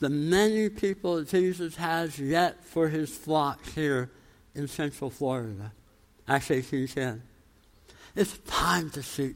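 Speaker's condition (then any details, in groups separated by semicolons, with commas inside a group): Tongue cancer, jaw reconstruction, osteonecrosis of jaw after radiation; about 13 years since tongue cancer, healing after implant surgery, permanent teeth not yet affixed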